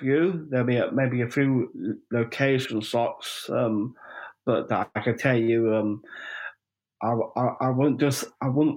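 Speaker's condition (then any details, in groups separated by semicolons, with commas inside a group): Down syndrome; 45 years old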